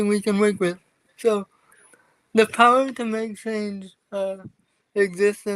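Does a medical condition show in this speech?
Yes: cerebral palsy; from birth, wheelchair user.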